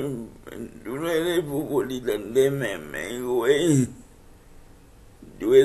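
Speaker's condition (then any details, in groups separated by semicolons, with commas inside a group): Cerebral palsy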